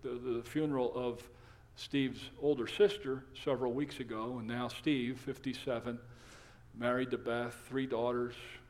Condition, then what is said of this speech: None; typical speech.